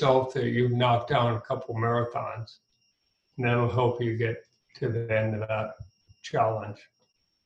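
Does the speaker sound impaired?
Yes: ALS; ALS with throat onset, first noticed while singing at gigs, age 66, ENT first prescribed Mucinex; about a year and a half since first symptoms, recently diagnosed by neurologist; throat not responding when singing, could not reach notes, nephew brain surgeon in Boston heard voice change.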